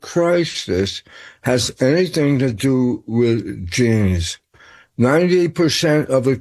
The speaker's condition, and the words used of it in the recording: Tongue cancer surgery. We know that you had been diagnosed with tongue cancer, but did you have any strange, that's where the slur is coming in.